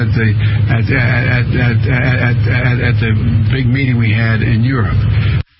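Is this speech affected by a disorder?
Yes: stuttering; stutter since childhood, stuttered badly as child, never fully overcome; still stutters occasionally; clip shows repeated phrase with self-corrected word; here repeated sounds, repeated words.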